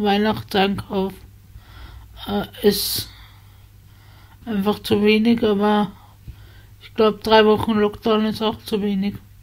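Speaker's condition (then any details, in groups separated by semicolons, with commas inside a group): Spasticity from birth; multiple sclerosis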